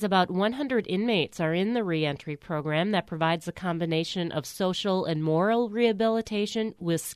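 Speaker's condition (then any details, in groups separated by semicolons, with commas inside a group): No condition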